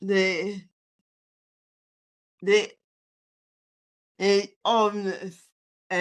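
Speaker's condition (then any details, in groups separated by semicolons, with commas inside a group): Athetoid spastic cerebral palsy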